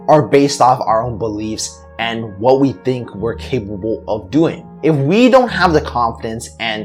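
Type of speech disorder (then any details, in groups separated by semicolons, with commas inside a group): None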